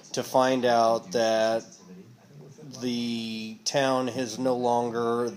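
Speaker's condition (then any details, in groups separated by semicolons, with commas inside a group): No condition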